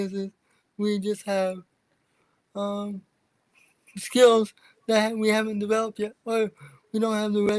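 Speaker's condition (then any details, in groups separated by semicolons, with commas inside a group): Cerebral palsy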